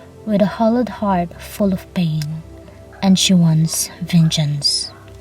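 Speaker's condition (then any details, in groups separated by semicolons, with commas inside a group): No condition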